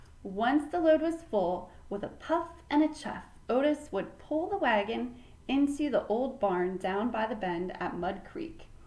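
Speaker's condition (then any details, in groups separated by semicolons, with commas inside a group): No condition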